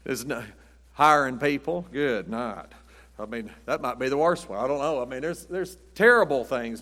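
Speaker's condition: No condition

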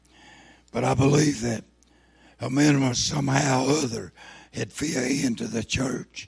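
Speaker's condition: Throat cancer, lost vocal cord

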